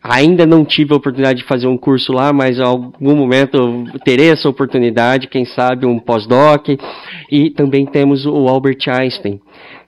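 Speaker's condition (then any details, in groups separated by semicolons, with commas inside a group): Cleft lip and palate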